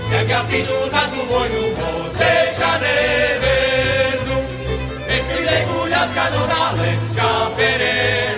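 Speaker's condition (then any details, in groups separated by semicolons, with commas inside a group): No condition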